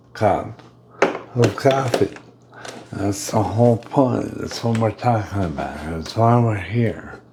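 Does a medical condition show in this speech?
Yes: brain injury.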